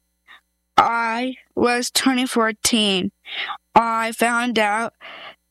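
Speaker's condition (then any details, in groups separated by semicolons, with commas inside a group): Down syndrome, trisomy 21; first language sign language, over 300 signs by age 2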